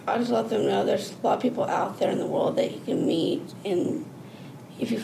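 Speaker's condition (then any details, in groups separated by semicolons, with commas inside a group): Down syndrome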